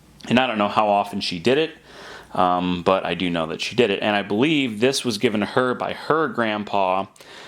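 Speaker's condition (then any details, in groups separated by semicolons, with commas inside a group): No condition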